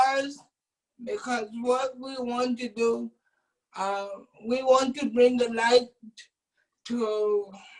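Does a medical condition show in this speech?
Yes: cerebral palsy.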